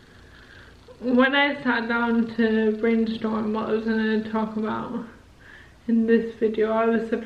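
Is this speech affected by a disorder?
Yes: motor neurone disease; onset in left hand; diagnosed five years ago, at age 19.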